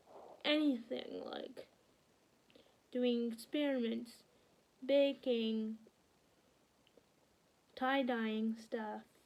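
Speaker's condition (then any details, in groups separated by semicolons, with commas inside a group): Cerebral palsy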